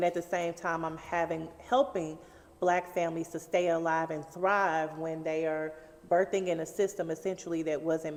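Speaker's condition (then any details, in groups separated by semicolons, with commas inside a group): No condition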